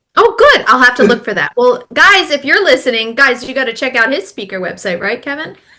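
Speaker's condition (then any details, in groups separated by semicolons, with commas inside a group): No condition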